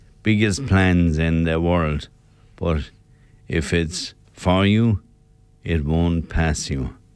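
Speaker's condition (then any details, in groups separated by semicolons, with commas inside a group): Motor neurone disease; very slowly progressing semi-benign variant, normal life expectancy, diagnosed by professor Orla Hardiman at Beaumont; slurred voice, sounds drunk, voice change followed balance problems, deliberate pauses while speaking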